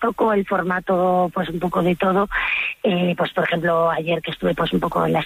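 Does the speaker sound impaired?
Yes: vocal fold nodules, bilateral nodules; two nodules on vocal folds, forbidden to sing, propolis-licorice remedy, lozenges, some voice rest; voice broken after five shows Friday to Sunday, about 22 shows this month; hoarse, genuinely broken voice, apologizes for voice, sings Bonnie Tyler or Joaquín Sabina when broken.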